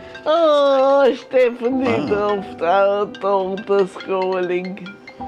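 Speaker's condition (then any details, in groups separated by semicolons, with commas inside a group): Multiple sclerosis; uses wheelchair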